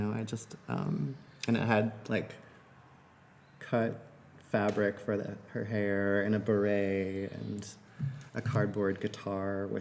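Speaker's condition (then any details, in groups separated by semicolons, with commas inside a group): No condition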